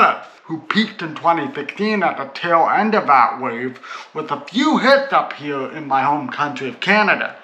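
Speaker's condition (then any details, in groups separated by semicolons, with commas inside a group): Cerebral palsy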